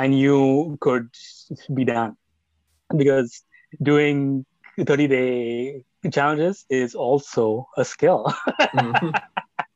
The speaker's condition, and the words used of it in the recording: Stuttering. So sometimes I want to use, say, the word car, but because I know that I will stutter on the word car, I'll say the word vehicle, right?